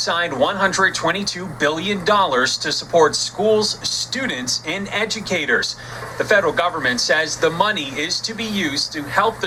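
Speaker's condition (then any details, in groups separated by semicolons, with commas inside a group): No condition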